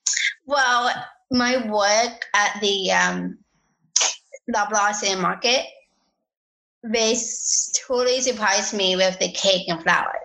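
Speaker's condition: Down syndrome; adult woman

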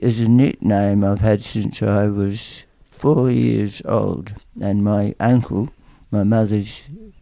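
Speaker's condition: Tongue cancer; aggressive tongue cancer

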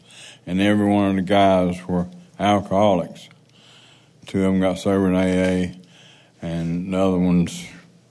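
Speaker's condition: Parkinson's

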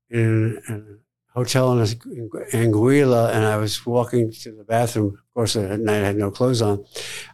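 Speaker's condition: Tongue cancer surgery; tongue (glossopharyngeal) cancer, tongue lesion found on biopsy

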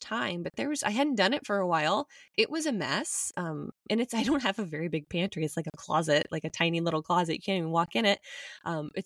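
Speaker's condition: No condition

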